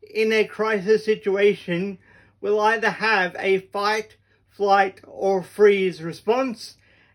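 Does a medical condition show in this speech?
Yes: cerebral palsy.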